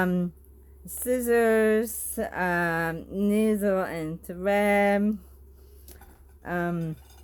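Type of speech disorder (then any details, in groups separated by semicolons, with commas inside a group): Bulbar dysarthria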